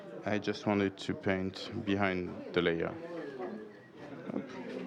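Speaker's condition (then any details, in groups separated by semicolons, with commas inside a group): No condition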